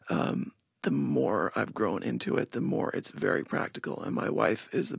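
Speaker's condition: Spasmodic dysphonia; speaks in higher pinched tone to reliably get words out, lower voice inconsistent

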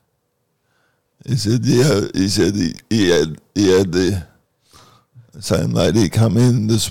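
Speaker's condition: Cerebral palsy

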